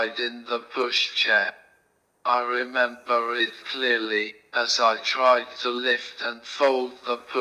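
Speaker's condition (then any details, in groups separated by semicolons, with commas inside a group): Motor neurone disease; right hand onset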